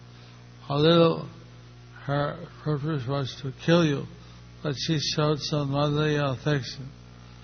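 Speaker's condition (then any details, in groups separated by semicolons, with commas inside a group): Stroke; not so easy to speak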